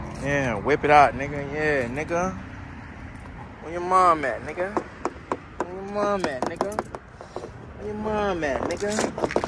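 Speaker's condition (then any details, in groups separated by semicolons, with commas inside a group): No condition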